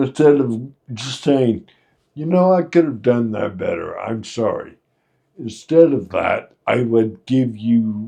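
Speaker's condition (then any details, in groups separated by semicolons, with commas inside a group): Friedreich's ataxia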